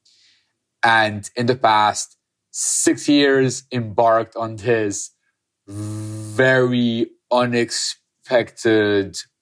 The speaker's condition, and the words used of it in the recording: Stuttering. So I'll perhaps start by mentioning that I have a stutter.